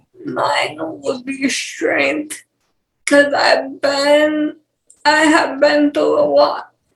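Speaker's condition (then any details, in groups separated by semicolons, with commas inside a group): Cerebral palsy; speech issues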